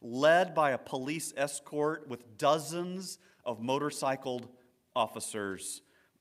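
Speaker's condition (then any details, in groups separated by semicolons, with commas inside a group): No condition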